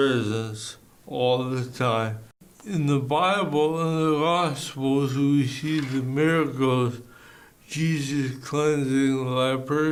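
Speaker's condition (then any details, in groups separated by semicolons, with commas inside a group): ALS; bulbar onset, slurred speech first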